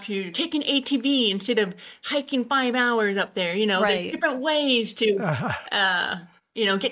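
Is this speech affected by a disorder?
Yes: Usher syndrome, born deaf; Usher syndrome type 2, born deaf or hard of hearing, hearing aids from age 2, vision loss, diagnosed age 19.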